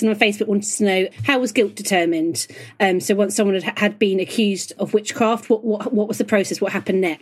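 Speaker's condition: No condition

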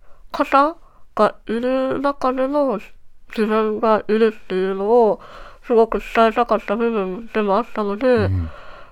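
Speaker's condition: Treacher Collins syndrome, cleft palate

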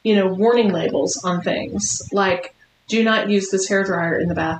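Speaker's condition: No condition

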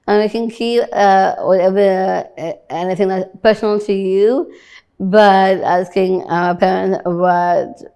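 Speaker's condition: Down syndrome

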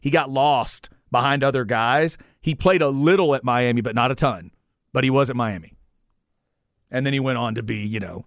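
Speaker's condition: No condition

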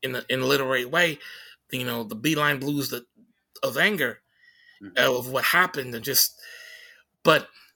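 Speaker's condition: Stutter; stutters during conversation; repeated sounds, repeated words

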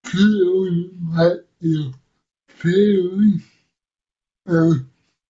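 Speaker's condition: Cerebral palsy; intellect unaffected

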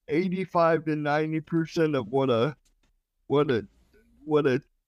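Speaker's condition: Cerebral palsy

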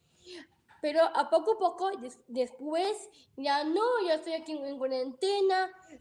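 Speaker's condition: Down syndrome; present from birth, heart surgery

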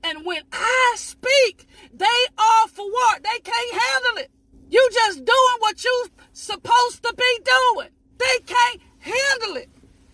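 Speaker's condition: No condition

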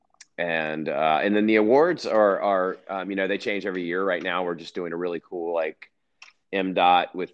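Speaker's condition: No condition

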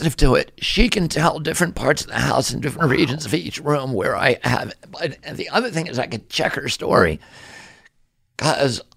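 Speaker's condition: Spasmodic dystonia; voice affected

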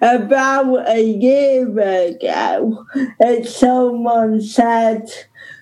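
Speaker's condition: Ataxic cerebral palsy; present from birth, stuck during delivery, no breathing for 17 minutes; voice addressed in opening stand-up joke

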